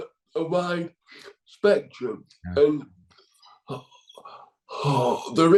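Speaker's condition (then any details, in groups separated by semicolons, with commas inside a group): Cerebral palsy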